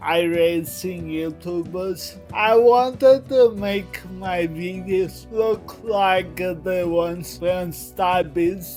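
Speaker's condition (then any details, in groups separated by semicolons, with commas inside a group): Cerebral palsy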